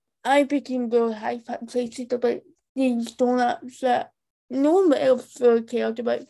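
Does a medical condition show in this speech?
Yes: profound hearing loss, cochlear implant user; both ears, from infancy, confirmed at nine months, comorbid with cerebral palsy, maternal CMV.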